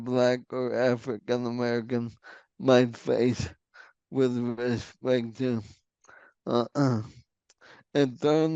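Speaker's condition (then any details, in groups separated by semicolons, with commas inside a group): ALS; onset left hand weakness, then right hand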